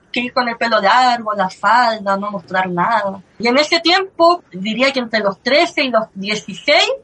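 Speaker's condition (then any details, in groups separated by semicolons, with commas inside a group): Cleft lip and palate; since early childhood, fissure present in kindergarten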